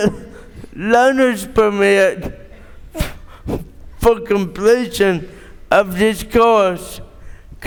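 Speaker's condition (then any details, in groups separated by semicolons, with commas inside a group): Cerebral palsy; born premature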